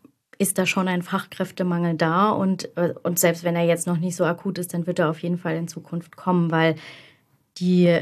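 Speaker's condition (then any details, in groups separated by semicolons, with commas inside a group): No condition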